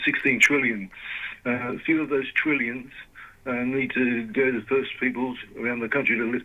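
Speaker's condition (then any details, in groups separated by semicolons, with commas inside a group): Parkinson's disease; can't do much more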